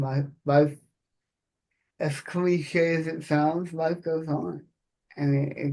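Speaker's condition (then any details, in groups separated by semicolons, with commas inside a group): Cerebral palsy; present from birth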